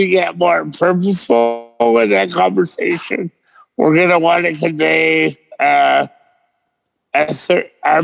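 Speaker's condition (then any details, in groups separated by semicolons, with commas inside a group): Cerebral palsy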